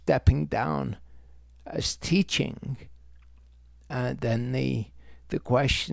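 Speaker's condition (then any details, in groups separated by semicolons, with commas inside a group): Multiple sclerosis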